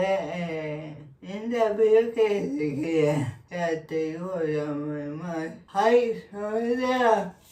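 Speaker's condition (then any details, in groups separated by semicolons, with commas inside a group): Cerebral palsy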